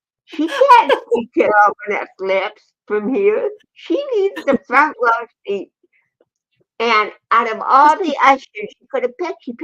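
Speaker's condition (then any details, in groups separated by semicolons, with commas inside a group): Cerebral palsy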